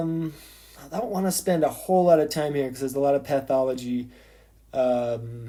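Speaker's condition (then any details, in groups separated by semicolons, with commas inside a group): No condition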